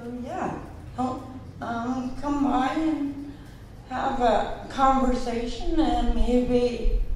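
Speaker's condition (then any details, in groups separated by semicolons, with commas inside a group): Cerebral palsy; present since childhood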